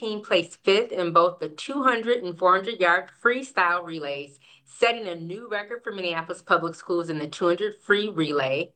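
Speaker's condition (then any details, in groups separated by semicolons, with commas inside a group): No condition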